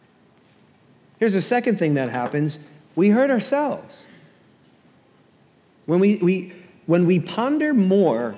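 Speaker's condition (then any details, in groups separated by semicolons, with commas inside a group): No condition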